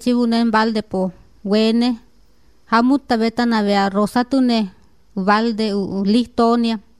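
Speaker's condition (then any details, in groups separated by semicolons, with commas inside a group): No condition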